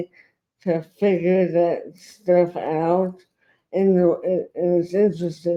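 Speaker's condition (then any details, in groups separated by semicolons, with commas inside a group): Traumatic brain injury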